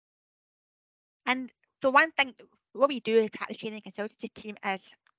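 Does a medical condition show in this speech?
Yes: deafness; hearing impairment with visual impairment, uses communication support workers, uses visual impairment software; hearing impairment sometimes affects speech, sometimes talks too fast, unsure how loud or quiet.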